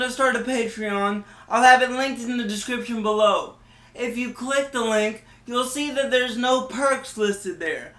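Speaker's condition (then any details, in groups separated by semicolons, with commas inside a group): Cerebral palsy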